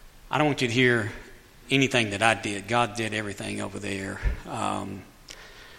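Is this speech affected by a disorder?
Yes: cleft lip and palate; born with cleft lip and cleft palate, lip scar hidden by mustache.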